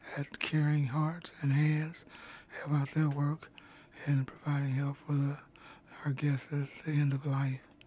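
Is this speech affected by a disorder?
Yes: dysphonia; dysphonia most of adult life, big hole in throat; dysphonia exercise during on-air break, repeats long sentences aloud, aims to keep meter reading up; voice gets quieter the more spoken, voice drops off, hard to hear.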